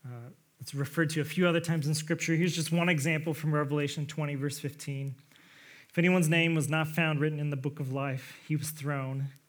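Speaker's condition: No condition

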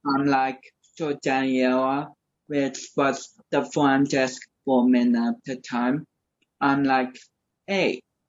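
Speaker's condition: Cerebral palsy; speech affected

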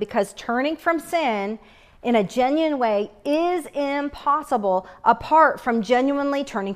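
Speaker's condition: No condition

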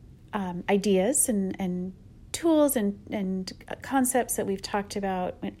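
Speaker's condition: No condition

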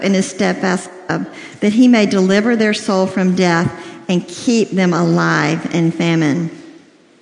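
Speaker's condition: Cleft lip and palate, severe

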